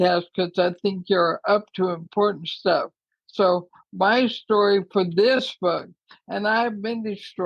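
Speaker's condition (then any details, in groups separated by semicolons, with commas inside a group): ALS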